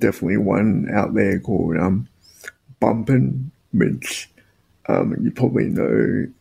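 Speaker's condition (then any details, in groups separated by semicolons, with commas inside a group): Spastic quadriplegic cerebral palsy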